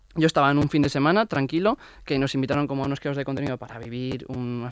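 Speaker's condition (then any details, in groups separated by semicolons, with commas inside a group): No condition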